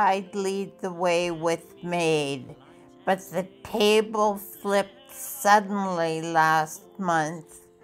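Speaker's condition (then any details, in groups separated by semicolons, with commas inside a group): Multiple sclerosis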